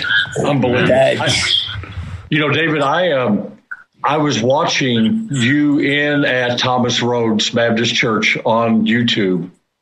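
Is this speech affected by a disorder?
No.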